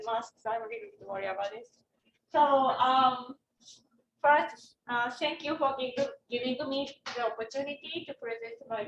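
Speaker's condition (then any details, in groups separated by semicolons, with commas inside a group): No condition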